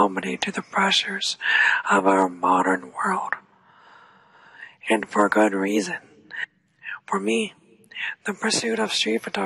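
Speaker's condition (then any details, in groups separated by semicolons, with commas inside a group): ALS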